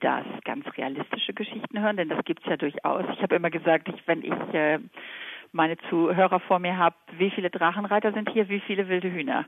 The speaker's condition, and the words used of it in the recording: None; typical speech.